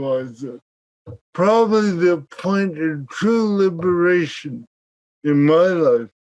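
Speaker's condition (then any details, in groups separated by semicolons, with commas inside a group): Cerebral palsy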